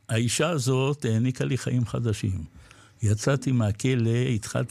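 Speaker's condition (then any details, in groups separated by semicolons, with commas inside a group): Parkinson's disease; recently diagnosed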